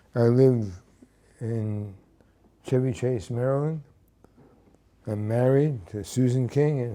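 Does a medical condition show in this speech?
Yes: Parkinson's disease.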